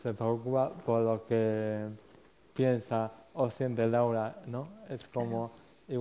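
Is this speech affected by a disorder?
Yes: cerebral palsy.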